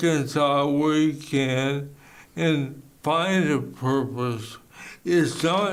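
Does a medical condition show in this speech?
Yes: ALS; bulbar onset, slurred speech first.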